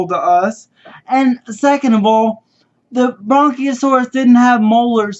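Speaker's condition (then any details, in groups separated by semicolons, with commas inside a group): Cerebral palsy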